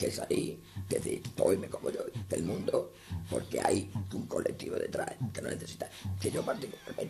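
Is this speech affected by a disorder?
Yes: total laryngectomy; laryngeal cancer.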